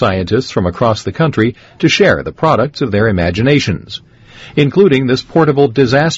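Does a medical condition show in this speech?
No.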